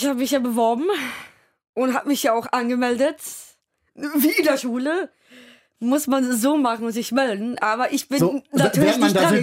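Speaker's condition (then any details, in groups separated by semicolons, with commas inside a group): Down syndrome; young woman aged 20; mother present as assistant, helps when stuck or question not understood; cannot speak freely very well, read prepared question aloud at Wahlkampfarena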